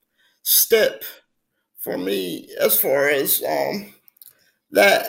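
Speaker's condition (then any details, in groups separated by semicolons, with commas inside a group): Spastic quadriplegic cerebral palsy; affects muscle tone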